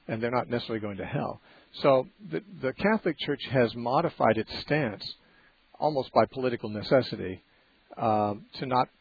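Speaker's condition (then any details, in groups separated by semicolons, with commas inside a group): No condition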